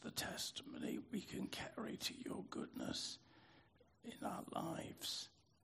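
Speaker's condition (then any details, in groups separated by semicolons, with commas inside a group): Spasmodic dysphonia; spastic dysphonia, spasmodic dystonia subtype, ENT exam with nasal camera, cause unknown, no known cure; catch in voice, lost resonance, speaking hard, easier with use but tires, lost three-octave singing range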